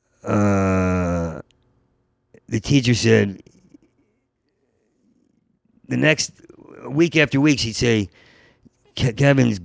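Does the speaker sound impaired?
Yes: stuttering; long-standing stutter since college years, always stuttered in job interviews; still stutters in conversation; part-word and whole-word repetitions, fluent when telling stories, doing characters or imitating people; here repeated sounds, blocks.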